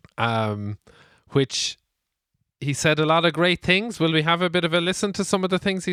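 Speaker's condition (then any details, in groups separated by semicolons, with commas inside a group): No condition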